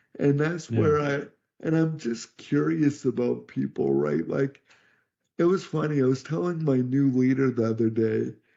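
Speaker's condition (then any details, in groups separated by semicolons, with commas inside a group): Cerebral palsy; wheelchair user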